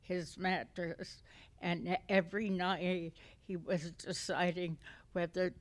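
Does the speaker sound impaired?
Yes: essential tremor; voice affected.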